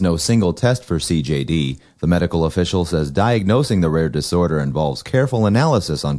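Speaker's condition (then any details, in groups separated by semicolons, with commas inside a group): No condition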